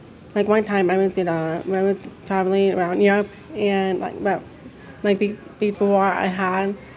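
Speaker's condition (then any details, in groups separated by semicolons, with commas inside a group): Deafness; mix of speech and sign growing up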